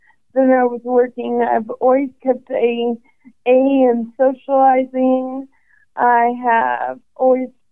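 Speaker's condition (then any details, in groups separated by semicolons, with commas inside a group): ALS; probable category ALS, first symptoms noticed in hand, 18 months to diagnosis, diagnosed at 27; about 5.5 years since diagnosis, considering walking device, clinic team includes speech and respiratory therapists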